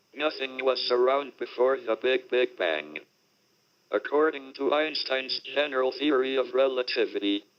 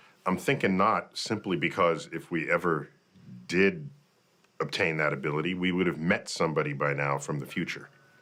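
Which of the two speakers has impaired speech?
The first: motor neurone disease (ALS); body hardly works, speaking through a speech-generating device.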